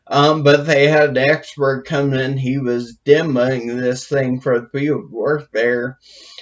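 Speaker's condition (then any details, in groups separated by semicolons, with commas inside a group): Brain injury; speech affected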